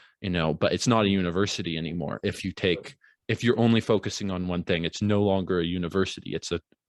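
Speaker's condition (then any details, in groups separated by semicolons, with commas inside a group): No condition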